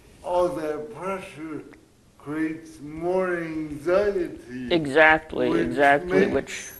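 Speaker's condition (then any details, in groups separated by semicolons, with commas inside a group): Cerebral palsy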